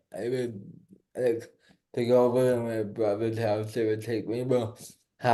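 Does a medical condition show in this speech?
Yes: cerebral palsy.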